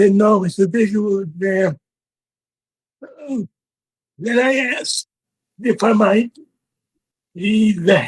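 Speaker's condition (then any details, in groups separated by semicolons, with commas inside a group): Parkinson's disease; deep brain stimulation electrodes implanted, tremor onset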